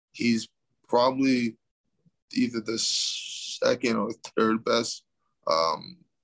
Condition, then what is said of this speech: Stuttering. I've always just been like, it's me. I stutter.